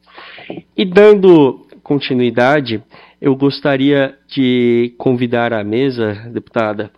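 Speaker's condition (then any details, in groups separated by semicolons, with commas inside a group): Cleft lip and palate; treated from childhood as USP patient at rehabilitation hospital in Bauru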